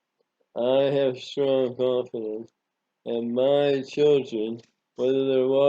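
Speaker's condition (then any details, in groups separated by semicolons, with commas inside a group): Parkinson's disease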